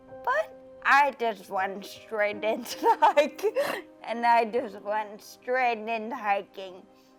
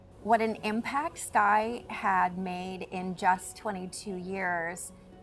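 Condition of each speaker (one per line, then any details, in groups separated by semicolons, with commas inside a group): Brain injury; climbing accident, spine injuries, lung bleeding, leg fractures
No condition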